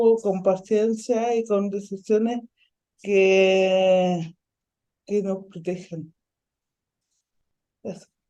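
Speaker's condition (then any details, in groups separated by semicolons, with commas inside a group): Ataxic cerebral palsy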